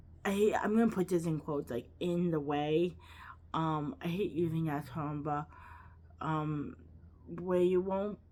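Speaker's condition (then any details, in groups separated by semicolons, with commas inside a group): Cerebral palsy, quadriplegic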